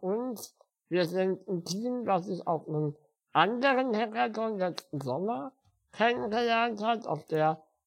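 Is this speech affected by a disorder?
Yes: spinal muscular atrophy; spinal muscular atrophy since birth, physical disability, uses wheelchair.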